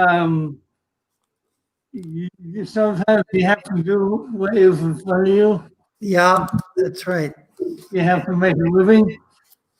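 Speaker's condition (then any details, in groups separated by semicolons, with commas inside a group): Cerebral palsy; from birth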